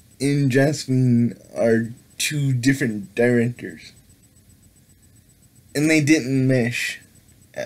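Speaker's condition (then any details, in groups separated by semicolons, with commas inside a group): Cerebral palsy; affects all muscles; able to speak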